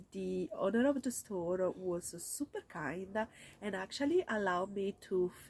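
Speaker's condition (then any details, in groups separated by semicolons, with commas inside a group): No condition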